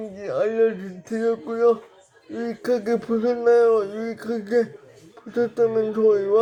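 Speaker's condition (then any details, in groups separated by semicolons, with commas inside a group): Brain lesion disability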